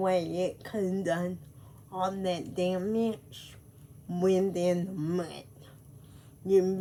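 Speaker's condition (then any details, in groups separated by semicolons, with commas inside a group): Cerebral palsy; speech affected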